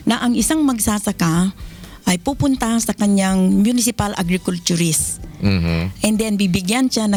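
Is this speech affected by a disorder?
No.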